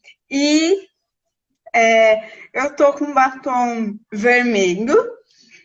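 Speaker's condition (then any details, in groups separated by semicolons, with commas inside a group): Cerebral palsy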